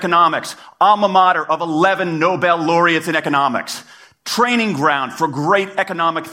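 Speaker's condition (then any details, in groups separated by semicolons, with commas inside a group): No condition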